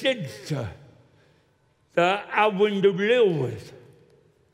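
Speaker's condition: Cerebral palsy; still talks funny, still walks with limp

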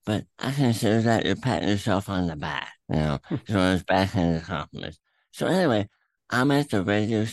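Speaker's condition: Throat cancer; voice affected by cancer

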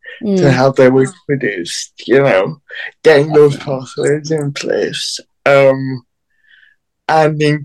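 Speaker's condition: Cerebral palsy

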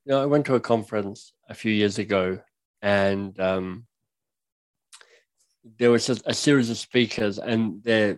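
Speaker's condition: Cleft lip and palate; speech impediment

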